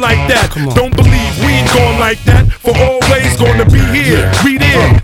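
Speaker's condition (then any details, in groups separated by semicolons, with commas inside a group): No condition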